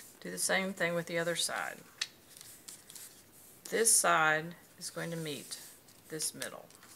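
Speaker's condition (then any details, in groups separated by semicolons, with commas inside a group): No condition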